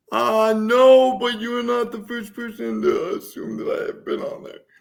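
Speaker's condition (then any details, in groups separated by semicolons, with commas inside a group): Cerebral palsy; voice affected by condition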